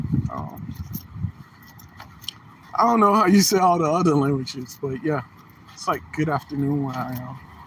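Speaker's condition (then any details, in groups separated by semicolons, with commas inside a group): No condition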